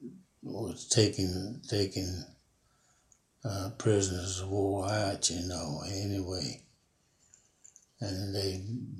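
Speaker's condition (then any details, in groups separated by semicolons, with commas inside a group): Parkinson's disease; fallen 19 times in yard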